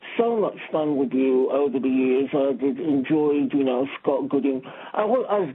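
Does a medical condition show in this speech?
Yes: speech impediment; disability; sometimes fumbles answers.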